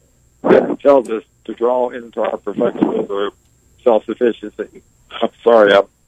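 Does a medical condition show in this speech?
Yes: ALS; diagnosed nearly 20 years ago, initially given 2 to 5 years to live; on a ventilator; pauses along the way while speaking due to ventilator.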